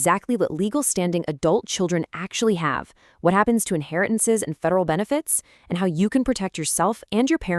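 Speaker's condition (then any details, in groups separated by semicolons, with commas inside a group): No condition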